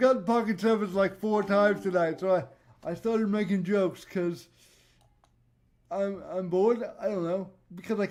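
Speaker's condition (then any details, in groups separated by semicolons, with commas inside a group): Cerebral palsy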